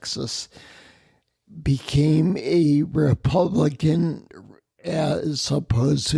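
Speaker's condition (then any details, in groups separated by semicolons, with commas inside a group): Spinocerebellar ataxia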